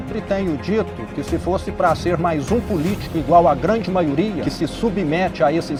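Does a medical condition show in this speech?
No.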